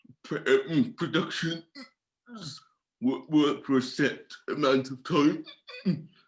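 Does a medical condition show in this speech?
Yes: cerebral palsy; from birth.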